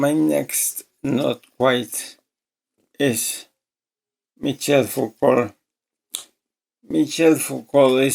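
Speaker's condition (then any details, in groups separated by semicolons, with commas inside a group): ALS; voice severely damaged, hard to understand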